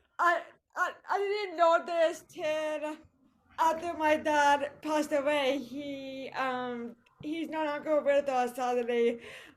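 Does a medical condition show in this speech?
Yes: cerebral palsy; voice affected.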